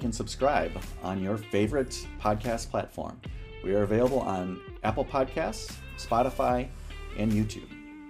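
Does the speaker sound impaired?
No.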